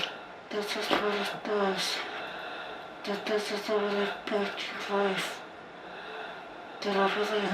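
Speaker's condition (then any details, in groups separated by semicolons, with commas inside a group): Fus ALS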